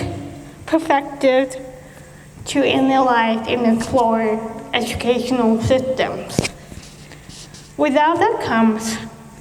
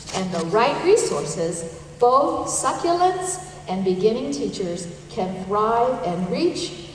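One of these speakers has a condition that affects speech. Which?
The first: cerebral palsy; affects muscles, coordination, speech, right hand, childhood apraxia of speech; diagnosed at 10 months, 14 years physical, occupational, speech therapy; apraxia, works on loudness, speed, repetition, speech sounds different.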